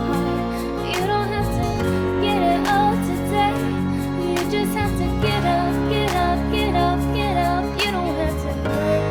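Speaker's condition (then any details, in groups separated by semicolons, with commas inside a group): No condition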